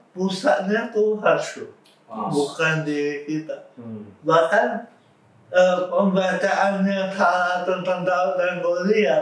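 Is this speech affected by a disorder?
Yes: cerebral palsy.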